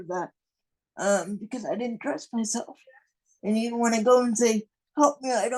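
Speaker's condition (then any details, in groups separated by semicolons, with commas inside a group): Cerebral palsy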